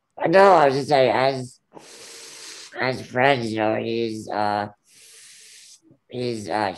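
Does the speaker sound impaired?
Yes: Ullrich congenital muscular dystrophy; very rare form of muscular dystrophy, no treatment expected in lifetime.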